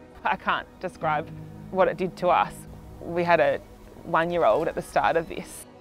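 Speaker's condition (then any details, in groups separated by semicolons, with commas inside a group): No condition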